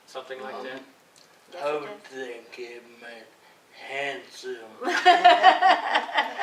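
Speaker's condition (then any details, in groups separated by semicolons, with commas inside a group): Traumatic brain injury; 40-foot fall at 25, spine injury, multiple neurological issues; over 3 years post-injury, spasticity cleared, speech therapy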